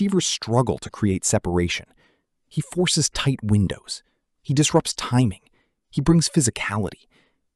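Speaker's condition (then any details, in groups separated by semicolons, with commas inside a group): No condition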